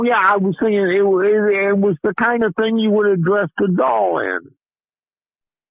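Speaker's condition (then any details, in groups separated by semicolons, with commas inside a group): Cerebral palsy; low birth weight of 3 lb 11¾ oz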